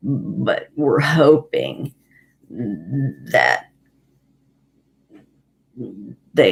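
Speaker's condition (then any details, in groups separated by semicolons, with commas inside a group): Parkinson's and essential tremor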